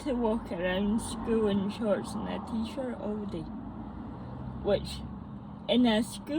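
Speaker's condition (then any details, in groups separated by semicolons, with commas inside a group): Mixed cerebral palsy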